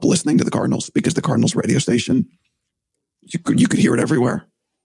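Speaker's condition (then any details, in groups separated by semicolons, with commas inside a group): Vocal cord surgery; not yet back to full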